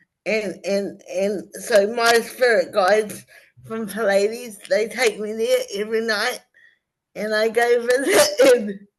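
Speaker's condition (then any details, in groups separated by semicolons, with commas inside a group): Cerebral palsy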